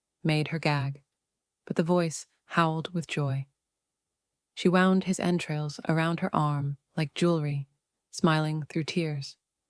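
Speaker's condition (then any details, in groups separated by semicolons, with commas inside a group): No condition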